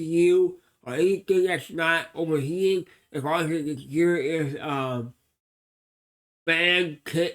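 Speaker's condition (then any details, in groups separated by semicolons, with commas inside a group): Cerebral palsy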